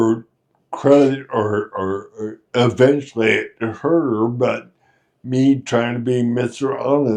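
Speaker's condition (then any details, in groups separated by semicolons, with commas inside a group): Friedreich's ataxia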